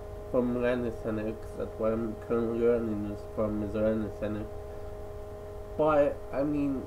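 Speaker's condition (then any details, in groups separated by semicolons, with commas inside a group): Cerebral palsy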